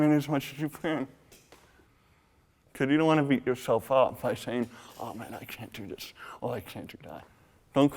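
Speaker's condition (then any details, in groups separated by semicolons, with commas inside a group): Cerebral palsy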